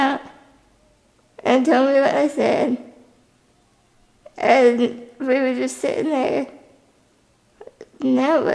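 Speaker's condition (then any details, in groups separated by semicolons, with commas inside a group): Spinal muscular atrophy type 2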